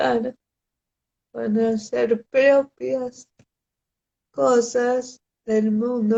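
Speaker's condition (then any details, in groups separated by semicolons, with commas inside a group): Cerebral palsy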